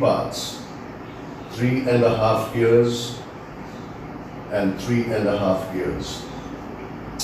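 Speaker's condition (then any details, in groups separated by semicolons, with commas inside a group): No condition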